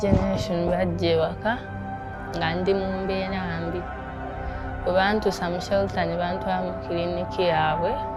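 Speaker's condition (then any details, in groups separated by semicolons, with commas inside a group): No condition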